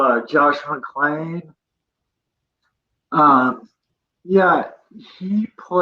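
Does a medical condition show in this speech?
Yes: cerebral palsy; present from birth.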